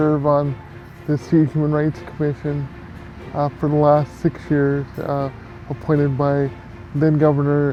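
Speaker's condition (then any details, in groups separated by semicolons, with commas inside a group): Cerebral palsy; from birth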